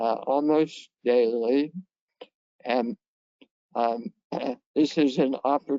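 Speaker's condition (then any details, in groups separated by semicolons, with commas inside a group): Head and neck cancer; severe dysphagia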